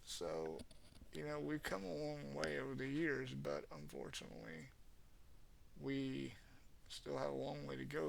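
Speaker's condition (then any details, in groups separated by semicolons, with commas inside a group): Cerebral palsy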